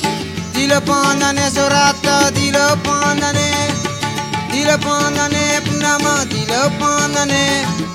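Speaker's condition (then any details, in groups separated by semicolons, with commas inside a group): No condition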